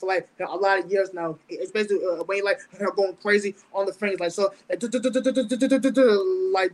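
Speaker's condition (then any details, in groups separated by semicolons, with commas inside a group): Stuttering; mild speech impediment with stutter since about age ten; certain words don't come out; repeated sounds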